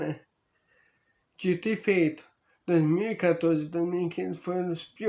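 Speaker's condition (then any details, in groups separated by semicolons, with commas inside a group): Amyotrophic lateral sclerosis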